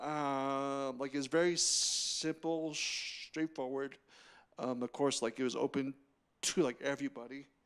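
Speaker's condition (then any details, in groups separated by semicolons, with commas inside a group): Stutter; stutter noticeable, breaks off mid-sentence at word, names stutter aloud, then resumes; prolonged sounds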